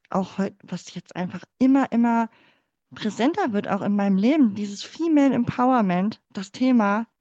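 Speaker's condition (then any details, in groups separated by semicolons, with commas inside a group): Cleft palate; congenital, born in former GDR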